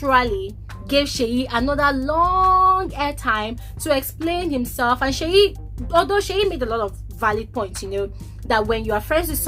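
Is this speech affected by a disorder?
No.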